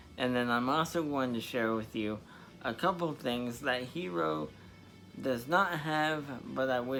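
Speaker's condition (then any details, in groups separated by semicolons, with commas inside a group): Cerebral palsy; spastic diplegia, surgery resetting both ankles and knees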